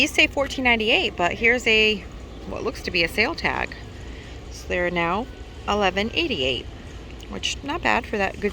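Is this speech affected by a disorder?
No.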